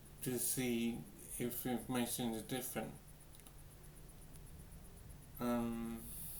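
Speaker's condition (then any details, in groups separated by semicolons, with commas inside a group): Brain injury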